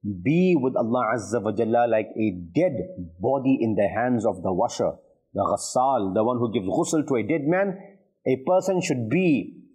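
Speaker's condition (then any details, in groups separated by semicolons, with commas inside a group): No condition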